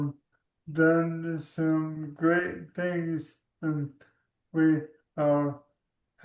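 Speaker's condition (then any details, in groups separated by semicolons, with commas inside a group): ALS; about 2 years since diagnosis, physical, occupational, speech therapy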